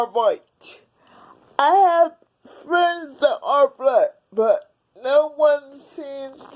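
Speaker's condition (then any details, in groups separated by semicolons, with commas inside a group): Cerebral palsy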